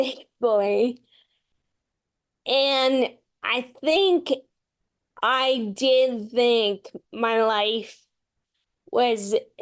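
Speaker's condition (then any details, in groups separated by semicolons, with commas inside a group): Friedreich's ataxia; progressive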